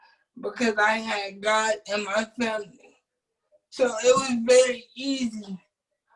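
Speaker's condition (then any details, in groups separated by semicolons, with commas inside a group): Cerebral palsy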